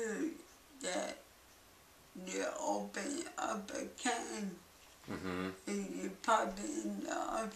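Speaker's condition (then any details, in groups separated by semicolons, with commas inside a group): Cerebral palsy; balance and speech most affected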